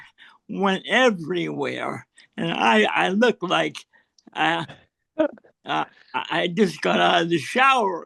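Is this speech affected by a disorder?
Yes: cerebral palsy; spasticity, leans right, since childhood.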